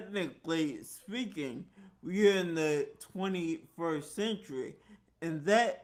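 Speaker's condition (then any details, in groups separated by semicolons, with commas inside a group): Multiple sclerosis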